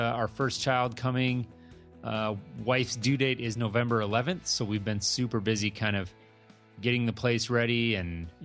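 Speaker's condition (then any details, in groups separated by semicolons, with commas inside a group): No condition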